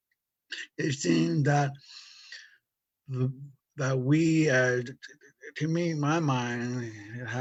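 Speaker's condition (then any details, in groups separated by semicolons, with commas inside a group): Stutter from brain injury; mild cerebral palsy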